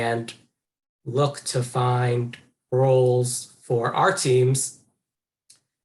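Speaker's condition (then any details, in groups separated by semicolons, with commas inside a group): No condition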